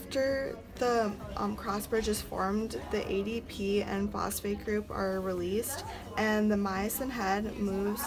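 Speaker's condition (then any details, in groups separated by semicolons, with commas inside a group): No condition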